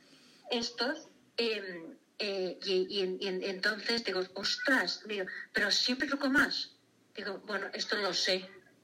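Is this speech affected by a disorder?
Yes: aphasia after stroke; aphasia caused by stroke, husband Carlos recognised it and called emergency, rapid treatment, hands unaffected, cannot write; music helps speech, aphasia choir, home music sessions, theatre and reading workshops with aphasia; difficulty finding names of things, expression sometimes hard, cannot speak as wished, worse at night when tired.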